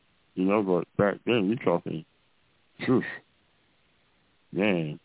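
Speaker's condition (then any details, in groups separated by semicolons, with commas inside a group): Muscular dystrophy; diagnosed age 5 by biopsy, progressive muscle weakness, never crawled, childhood falls, prognosis to age 12; voice sounds kind of distorted due to trach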